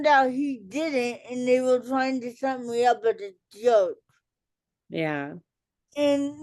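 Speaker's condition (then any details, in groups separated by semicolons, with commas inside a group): Cerebral palsy; childhood speech delay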